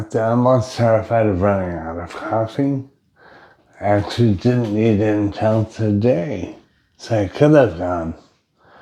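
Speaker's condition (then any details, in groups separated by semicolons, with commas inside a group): Brain injury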